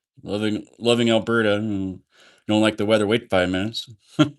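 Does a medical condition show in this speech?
No.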